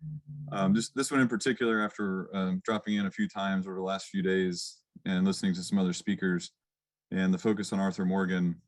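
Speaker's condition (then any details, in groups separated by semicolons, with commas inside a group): No condition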